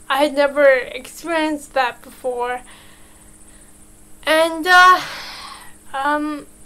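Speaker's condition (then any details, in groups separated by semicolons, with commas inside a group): Cerebral palsy; limp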